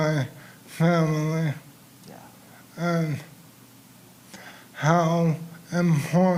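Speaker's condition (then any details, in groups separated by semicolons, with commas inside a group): ALS; uses AI voice clone, types speech, dislikes own voice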